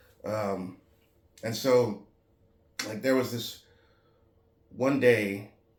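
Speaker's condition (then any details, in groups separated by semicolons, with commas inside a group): No condition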